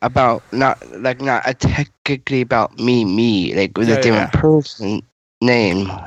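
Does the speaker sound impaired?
Yes: Down syndrome.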